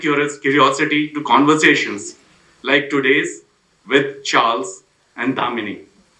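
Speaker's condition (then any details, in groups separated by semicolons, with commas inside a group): No condition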